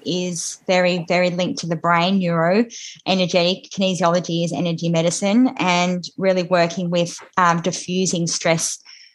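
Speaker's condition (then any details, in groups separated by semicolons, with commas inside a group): Cleft lip and palate; speech therapy in childhood, cleft not obvious by own account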